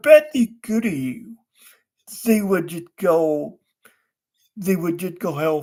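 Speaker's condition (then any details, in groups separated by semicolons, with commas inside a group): Cerebral palsy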